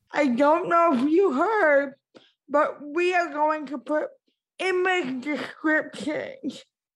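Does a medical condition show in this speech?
Yes: cerebral palsy; impaired speech, speaks concisely and quickly to hold listeners' attention.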